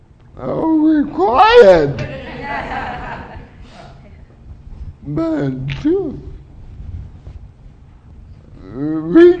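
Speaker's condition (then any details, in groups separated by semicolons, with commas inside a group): Cerebral palsy; uses wheelchair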